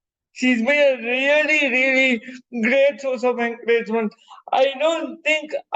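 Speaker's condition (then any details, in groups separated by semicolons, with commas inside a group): Cerebral palsy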